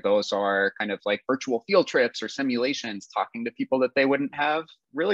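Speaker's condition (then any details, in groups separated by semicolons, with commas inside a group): No condition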